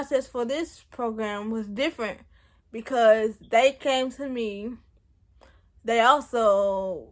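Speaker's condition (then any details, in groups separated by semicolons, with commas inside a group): Cerebral palsy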